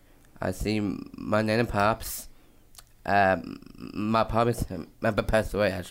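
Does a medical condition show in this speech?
Yes: Down syndrome; third copy of chromosome 21; speaking live in radio studio interview, short answers.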